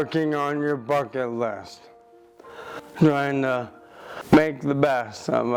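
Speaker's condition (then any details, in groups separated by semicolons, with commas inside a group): ALS; tongue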